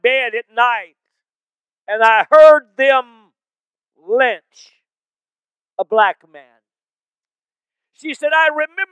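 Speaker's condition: No condition

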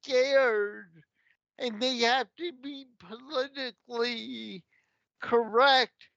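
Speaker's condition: Cerebral palsy; slow walking

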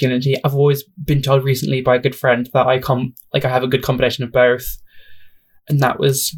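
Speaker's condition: Stammer; stammer comes through during recording; stammer shows up while speaking; repeated sounds, prolonged sounds

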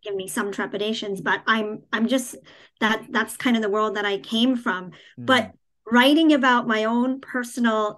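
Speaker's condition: Cleft palate, cleft palate without cleft lip

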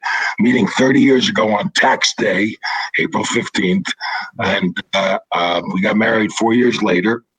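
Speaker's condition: Throat cancer, vocal cords removed

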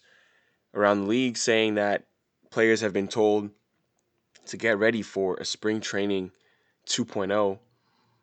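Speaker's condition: No condition

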